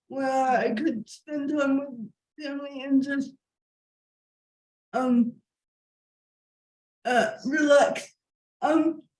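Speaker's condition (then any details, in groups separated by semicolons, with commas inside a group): Cerebral palsy; nurse assists during recording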